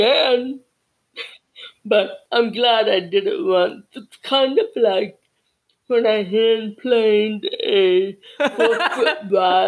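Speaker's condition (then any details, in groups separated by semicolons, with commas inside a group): Cerebral palsy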